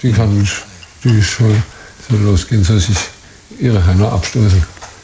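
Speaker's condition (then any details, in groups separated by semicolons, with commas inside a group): Parkinson's disease, early onset; onset at 40, 15 years ago, arm not swinging, physiotherapy ineffective, diagnosed by tablet response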